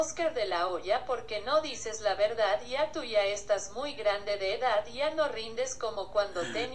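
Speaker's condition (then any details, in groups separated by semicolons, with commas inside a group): No condition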